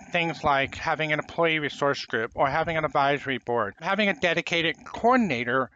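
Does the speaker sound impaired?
Yes: profound hearing loss, congenital; late language development, learned to talk.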